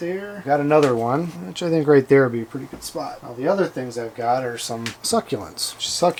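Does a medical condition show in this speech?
No.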